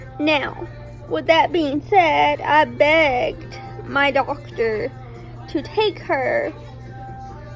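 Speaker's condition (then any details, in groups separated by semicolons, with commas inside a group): Cerebral palsy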